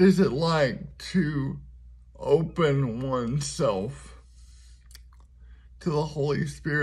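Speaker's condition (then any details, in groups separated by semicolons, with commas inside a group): Cerebral palsy; speaks slower at times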